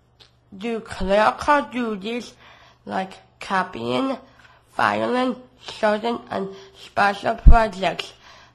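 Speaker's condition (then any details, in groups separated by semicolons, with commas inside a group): Down syndrome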